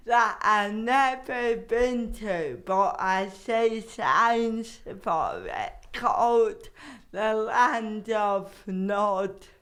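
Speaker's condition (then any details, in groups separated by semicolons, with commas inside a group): Cerebral palsy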